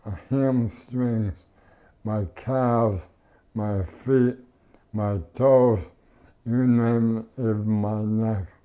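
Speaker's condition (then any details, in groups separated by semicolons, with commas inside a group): ALS; tracheotomy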